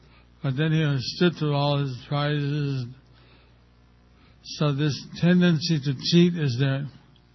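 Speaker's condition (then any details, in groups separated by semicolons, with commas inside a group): Stroke with facial paralysis; speaks very carefully to be understood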